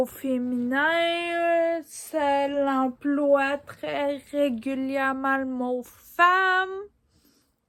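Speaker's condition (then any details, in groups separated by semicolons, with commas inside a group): Ataxia; degenerative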